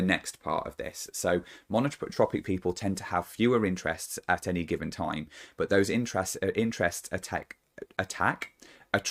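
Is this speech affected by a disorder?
No.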